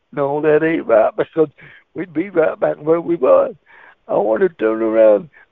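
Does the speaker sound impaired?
Yes: cerebral palsy; wheelchair user.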